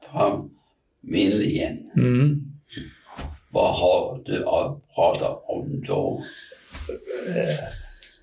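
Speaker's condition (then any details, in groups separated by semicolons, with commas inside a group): Aphasia; about seven years since onset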